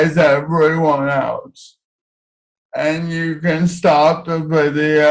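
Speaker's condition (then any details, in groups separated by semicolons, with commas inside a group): Cerebral palsy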